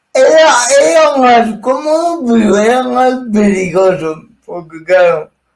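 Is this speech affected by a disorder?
Yes: cerebral palsy.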